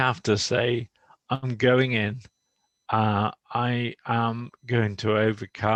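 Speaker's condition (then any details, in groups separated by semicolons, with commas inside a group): Motor neuron disease; speech a little slow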